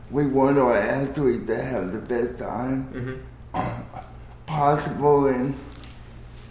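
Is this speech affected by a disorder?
Yes: cerebral palsy.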